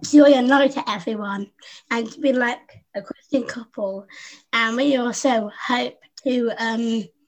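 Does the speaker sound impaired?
Yes: Down syndrome; adult woman, 25.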